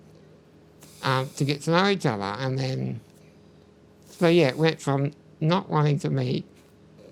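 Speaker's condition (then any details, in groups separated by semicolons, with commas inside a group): Muscular dystrophy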